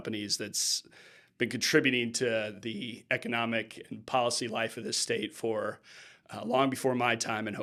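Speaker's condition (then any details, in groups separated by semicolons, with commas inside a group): No condition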